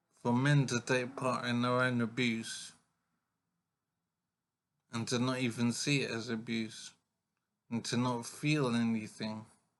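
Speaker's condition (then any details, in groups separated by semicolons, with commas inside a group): Brain injury; severe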